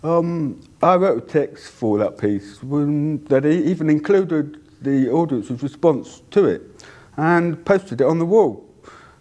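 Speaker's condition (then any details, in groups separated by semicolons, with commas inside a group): Deafness; cannot hear own voice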